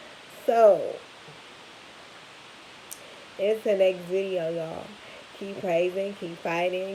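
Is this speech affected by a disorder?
Yes: cerebral palsy; spastic cerebral palsy from birth, lower body, tight muscles; now talking and breathing.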